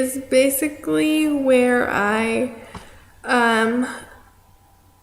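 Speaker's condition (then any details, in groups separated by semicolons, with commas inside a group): Cerebral palsy; affects arm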